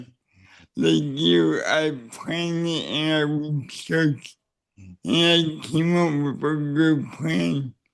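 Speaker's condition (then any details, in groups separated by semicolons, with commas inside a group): Cerebral palsy; neck surgery went badly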